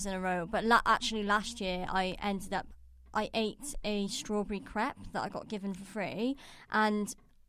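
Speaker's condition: Cleft palate; congenital cleft palate

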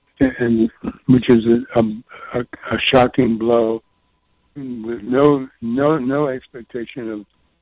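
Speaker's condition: Parkinson's disease; frozen face first noticed by a doctor, confirmed by Parkinson specialists; throat getting closed up, losing voice

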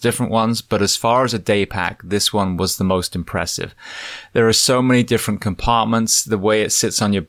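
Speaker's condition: No condition

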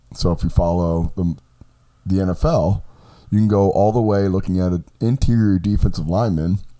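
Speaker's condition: No condition

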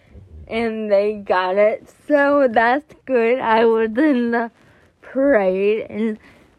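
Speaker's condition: Cerebral palsy; more jerking in class

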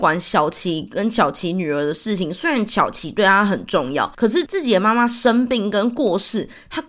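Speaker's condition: No condition

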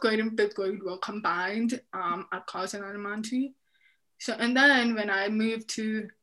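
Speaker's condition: Deafness, profound, severe; left cochlear implant at 3

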